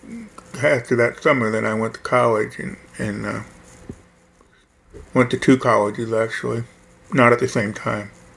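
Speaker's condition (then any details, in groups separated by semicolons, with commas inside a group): Hearing loss; quad cane 8 years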